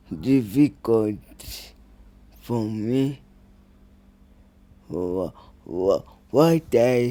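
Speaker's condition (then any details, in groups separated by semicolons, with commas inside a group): Cerebral palsy; brain damage, lifelong; 32 years since birth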